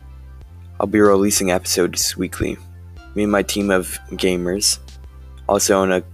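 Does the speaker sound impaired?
No.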